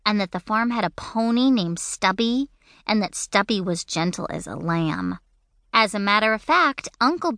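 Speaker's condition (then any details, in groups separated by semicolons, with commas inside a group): No condition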